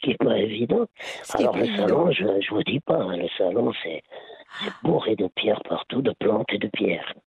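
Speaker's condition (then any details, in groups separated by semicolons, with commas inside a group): Laryngeal cancer; later lung cancer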